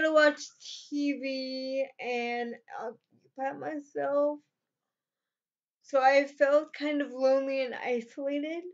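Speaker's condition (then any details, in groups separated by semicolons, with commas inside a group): Cerebral palsy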